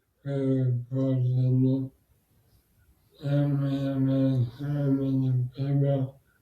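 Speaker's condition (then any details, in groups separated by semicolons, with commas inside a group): Bulbar and upper limb MND; bulbar and upper limb onset, thyroid removed before diagnosis; over 1.5 years since diagnosis, cannot walk, hands useless, no feeding tube; voice gone, swallowing affected, respiratory function good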